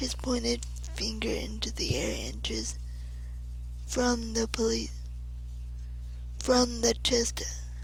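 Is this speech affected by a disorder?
Yes: cerebral palsy.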